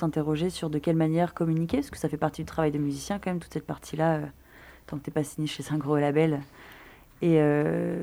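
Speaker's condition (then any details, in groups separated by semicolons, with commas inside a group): No condition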